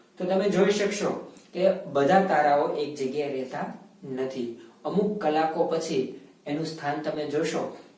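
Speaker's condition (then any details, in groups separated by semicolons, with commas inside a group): No condition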